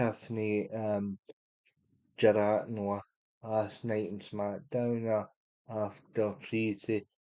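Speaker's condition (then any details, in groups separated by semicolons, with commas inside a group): Cerebral palsy; unable to walk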